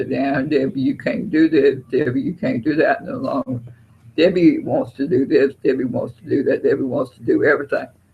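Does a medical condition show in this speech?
Yes: Parkinson's.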